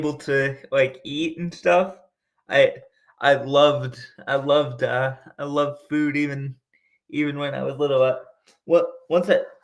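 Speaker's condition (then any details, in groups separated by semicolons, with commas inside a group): Cerebral palsy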